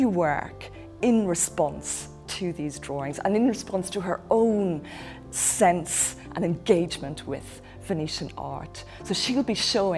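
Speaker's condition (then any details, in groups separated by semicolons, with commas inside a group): No condition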